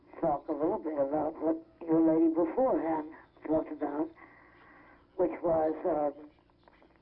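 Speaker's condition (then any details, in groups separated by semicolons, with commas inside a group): Laryngeal cancer; left throat cancer a year ago, now large right-side tumor, judged incurable at Children's Hospital, San Francisco; just out of hospital, surgery planned next week to remove tumor, throat and voice box, considering Laetrile in Mexico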